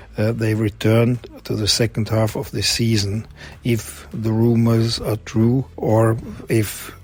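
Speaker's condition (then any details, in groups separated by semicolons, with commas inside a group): No condition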